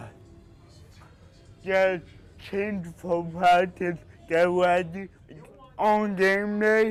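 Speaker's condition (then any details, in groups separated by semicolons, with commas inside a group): Cerebral palsy; speech impediment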